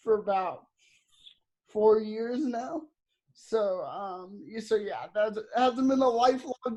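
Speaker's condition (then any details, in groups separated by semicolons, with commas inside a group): Cerebral palsy; audibly affected speech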